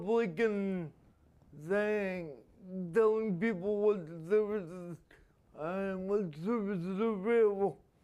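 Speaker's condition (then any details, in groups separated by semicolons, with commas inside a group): Spastic quadriplegia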